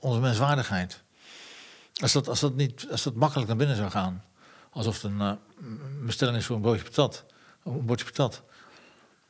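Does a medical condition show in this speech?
Yes: Parkinson's disease; speaks with difficulty, half purely Parkinson motor problem, emotional tearfulness partly from disease.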